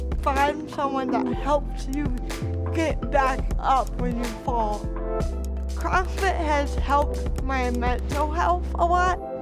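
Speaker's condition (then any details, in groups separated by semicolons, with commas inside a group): Cerebral palsy; speech hard for others to understand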